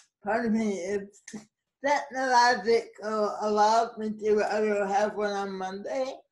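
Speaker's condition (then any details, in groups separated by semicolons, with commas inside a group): Cerebral palsy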